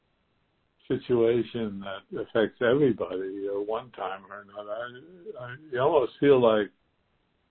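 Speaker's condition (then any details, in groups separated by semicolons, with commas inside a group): Parkinson's; assessment due in september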